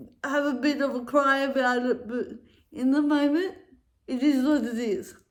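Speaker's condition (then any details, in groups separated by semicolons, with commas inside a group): Cerebral palsy; affects walking and speech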